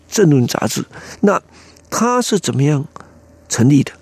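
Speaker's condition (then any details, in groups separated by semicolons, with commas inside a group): No condition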